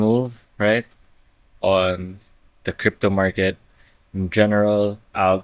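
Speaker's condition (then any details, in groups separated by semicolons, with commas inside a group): No condition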